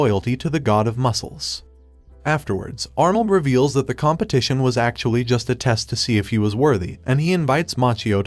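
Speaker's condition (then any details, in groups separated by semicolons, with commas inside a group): No condition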